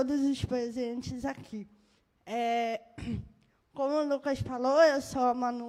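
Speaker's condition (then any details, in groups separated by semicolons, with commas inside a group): Cerebral palsy; birth brain injury; moderate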